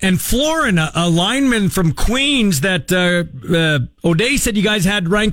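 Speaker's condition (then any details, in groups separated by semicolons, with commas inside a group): No condition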